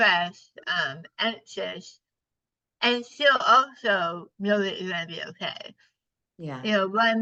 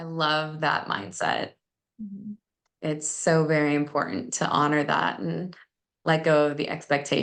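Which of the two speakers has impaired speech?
The first: partial glossectomy for tongue cancer; tongue cancer, over half of tongue removed; survivor, surgery, radiation, chemotherapy.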